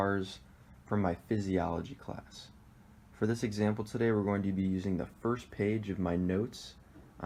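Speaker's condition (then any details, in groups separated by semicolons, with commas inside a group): No condition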